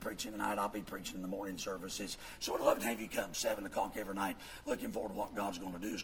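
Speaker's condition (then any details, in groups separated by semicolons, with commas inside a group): Vocal fold paralysis, bilateral; speaks with false vocal folds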